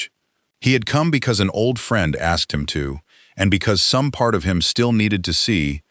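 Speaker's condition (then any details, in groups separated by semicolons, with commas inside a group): No condition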